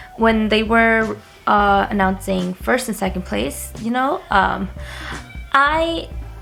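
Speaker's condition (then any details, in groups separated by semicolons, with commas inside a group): No condition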